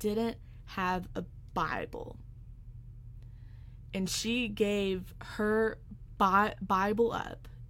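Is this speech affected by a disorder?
Yes: stuttering; fear of speaking in front of groups, school accommodations for presenting projects, found national stuttering association; many fears about speaking; here repeated sounds, blocks.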